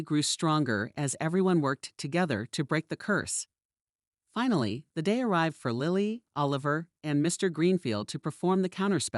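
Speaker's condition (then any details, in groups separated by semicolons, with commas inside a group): No condition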